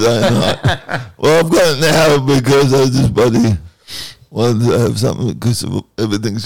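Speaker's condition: Cerebral palsy

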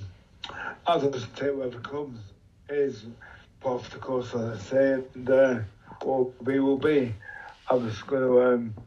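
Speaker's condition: Motor neuron disease; occupational therapist help with gadgetry

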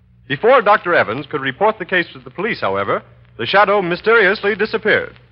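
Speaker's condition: No condition

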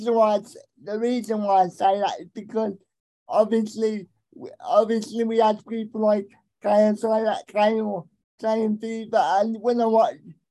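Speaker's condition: Cerebral palsy; worse when distracted by several things

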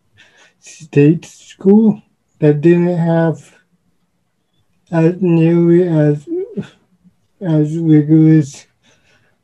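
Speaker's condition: Cerebral palsy; uses wheelchair

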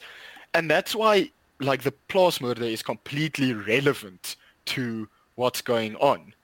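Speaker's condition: No condition

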